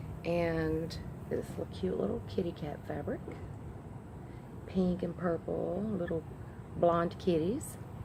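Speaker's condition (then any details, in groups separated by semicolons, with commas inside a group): No condition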